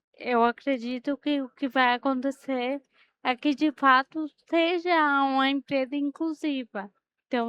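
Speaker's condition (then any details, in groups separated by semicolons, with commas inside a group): Cerebral palsy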